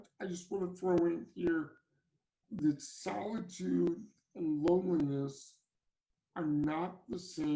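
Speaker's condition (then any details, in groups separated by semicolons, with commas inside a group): Cerebral palsy; from birth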